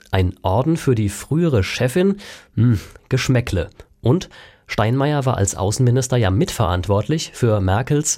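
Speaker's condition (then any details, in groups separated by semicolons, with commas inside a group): No condition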